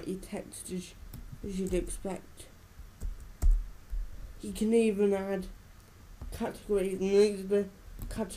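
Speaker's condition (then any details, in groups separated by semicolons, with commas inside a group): Cerebral palsy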